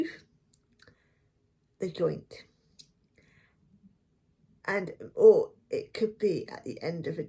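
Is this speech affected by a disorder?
Yes: cerebral palsy; affects one foot.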